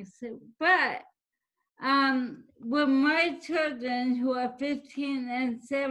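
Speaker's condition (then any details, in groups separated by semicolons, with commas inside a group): ALS; speech may be hard to understand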